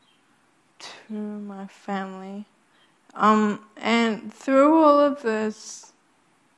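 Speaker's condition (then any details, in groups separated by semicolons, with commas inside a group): Friedreich's ataxia; cannot speak if quiet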